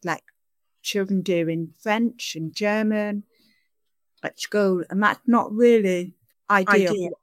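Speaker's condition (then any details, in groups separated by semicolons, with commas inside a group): Deafness; sign-supported English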